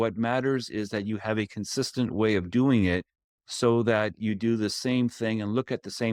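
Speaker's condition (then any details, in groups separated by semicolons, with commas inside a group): No condition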